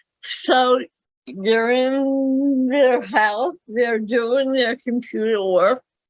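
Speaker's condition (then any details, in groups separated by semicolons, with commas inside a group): Cerebral palsy; speaks better than types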